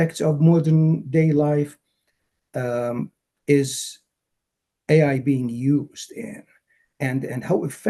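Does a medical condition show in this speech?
No.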